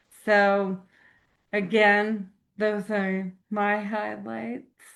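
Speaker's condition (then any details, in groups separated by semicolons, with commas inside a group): ALS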